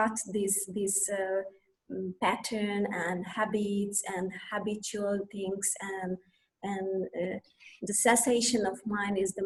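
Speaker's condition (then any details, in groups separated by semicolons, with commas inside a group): No condition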